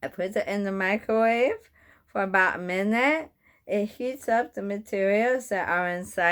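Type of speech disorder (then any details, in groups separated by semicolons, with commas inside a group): Bulbar dysarthria; bulbar onset ALS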